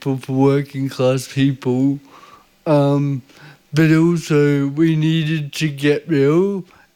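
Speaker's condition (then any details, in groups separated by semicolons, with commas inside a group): Cerebral palsy; visible disability, walks with pelvis leaning and upper body leaning slightly back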